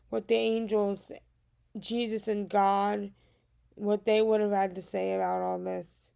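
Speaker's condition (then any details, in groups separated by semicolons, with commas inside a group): Cerebral palsy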